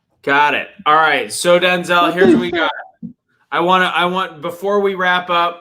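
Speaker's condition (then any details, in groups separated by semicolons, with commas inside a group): No condition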